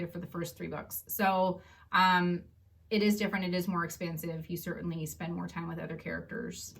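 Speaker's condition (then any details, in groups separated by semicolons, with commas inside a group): No condition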